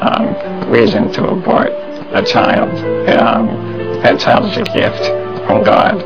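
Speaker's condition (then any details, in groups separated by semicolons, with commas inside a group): Spinal muscular atrophy; trach suctioning when lungs congested, permanent tube-fed liquid diet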